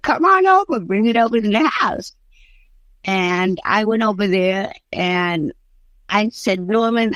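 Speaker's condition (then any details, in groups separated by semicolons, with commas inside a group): Cerebral palsy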